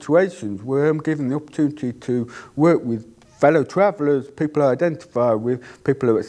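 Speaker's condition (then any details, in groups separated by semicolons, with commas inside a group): Deafness; cannot hear own voice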